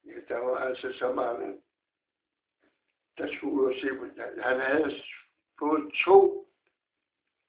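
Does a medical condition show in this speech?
Yes: Parkinson's disease.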